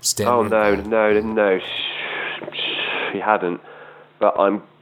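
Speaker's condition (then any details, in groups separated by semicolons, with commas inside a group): Stammer; still present at 32; still has stammer at 32; stammered ordering a beer on First Dates TV show, date finished words, spoke over; repeated sounds, prolonged sounds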